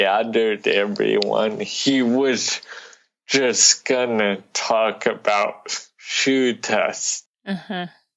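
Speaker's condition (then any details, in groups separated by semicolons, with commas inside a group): Cerebral palsy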